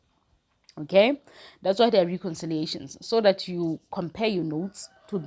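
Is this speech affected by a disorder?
No.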